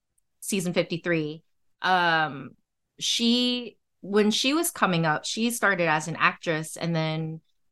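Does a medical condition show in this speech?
No.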